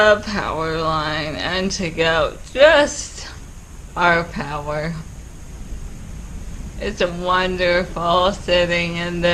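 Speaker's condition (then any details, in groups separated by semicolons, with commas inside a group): ALS; no ventilator needed yet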